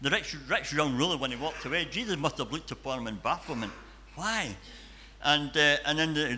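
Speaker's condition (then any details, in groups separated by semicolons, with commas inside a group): Cleft palate and cleft lip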